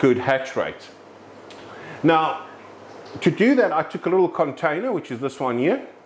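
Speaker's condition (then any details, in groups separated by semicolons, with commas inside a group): No condition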